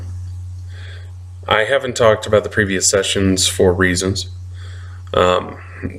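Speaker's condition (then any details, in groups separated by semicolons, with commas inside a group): No condition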